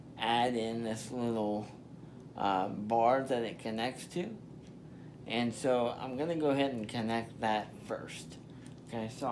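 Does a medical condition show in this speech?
Yes: spastic diplegia cerebral palsy.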